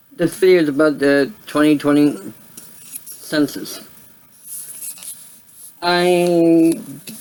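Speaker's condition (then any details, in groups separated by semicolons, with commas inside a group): Cerebral palsy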